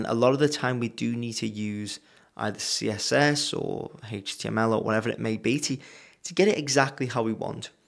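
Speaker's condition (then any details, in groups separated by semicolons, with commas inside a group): No condition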